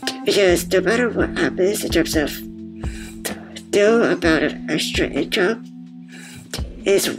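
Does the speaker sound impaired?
Yes: muscular dystrophy; congenital muscular dystrophy, diagnosed as toddler, relies on others for most daily living activities; BiPAP machine audible while talking.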